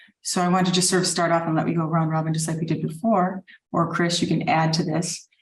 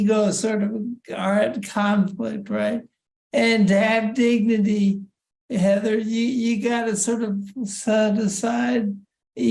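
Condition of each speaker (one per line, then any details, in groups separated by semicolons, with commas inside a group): No condition
Parkinson's; deep brain stimulation, surgery four years after diagnosis; onset at age 47, about 14 years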